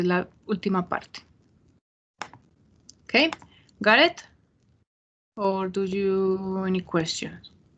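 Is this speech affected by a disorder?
No.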